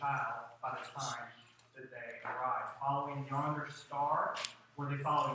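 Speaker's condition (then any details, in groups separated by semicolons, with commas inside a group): No condition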